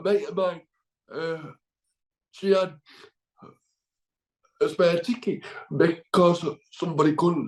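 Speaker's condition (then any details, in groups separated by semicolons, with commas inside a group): Cerebral palsy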